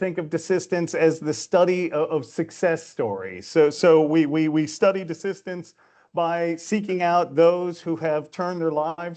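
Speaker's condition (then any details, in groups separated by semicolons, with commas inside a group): No condition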